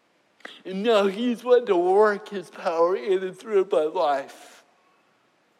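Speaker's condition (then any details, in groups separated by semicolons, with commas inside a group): Cerebral palsy; congenital nearly imperceptible cerebral palsy, shaking; rare muscle nerve disease from 8th grade, 4 years wheelchair; no longer wheelchair-bound after reported healing, speaks publicly full-time; normal speech in childhood, voice declined with nerve disease, hard to understand, especially unseen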